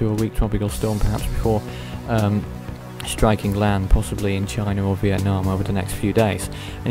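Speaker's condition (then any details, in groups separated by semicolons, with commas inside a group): No condition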